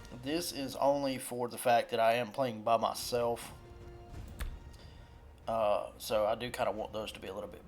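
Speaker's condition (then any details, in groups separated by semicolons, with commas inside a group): No condition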